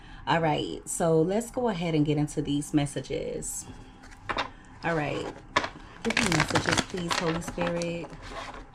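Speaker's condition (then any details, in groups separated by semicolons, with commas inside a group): No condition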